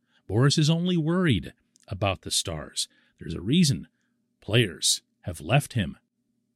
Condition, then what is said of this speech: No condition.